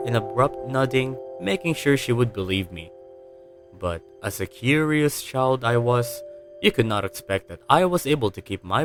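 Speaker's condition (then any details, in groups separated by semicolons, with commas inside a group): No condition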